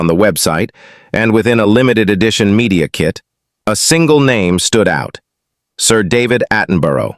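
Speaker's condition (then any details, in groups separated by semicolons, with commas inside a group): No condition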